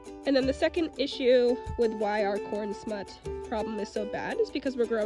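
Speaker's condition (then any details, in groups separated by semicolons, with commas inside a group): No condition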